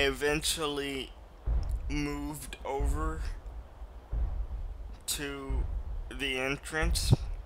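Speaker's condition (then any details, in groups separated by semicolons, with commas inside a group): Cerebral palsy, mild; speech sometimes affected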